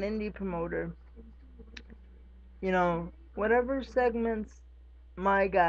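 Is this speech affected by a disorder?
Yes: cerebral palsy; wheelchair bound.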